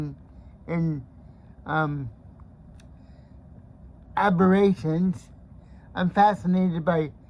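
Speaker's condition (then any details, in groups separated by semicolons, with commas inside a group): Cerebral palsy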